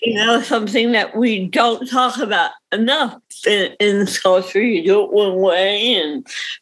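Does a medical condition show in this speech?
Yes: cerebral palsy; reading disability.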